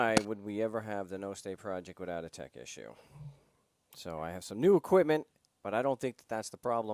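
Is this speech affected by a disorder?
No.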